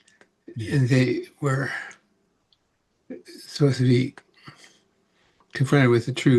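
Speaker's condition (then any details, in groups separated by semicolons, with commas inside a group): Parkinson's; about 18 years since onset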